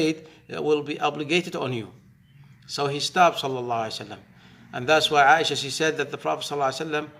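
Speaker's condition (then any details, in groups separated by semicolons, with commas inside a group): No condition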